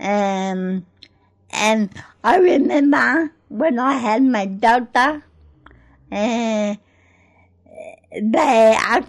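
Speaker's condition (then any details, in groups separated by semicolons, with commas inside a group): Cerebral palsy; speech problems when young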